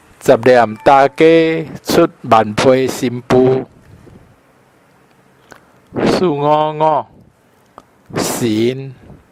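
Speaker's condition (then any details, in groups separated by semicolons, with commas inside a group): No condition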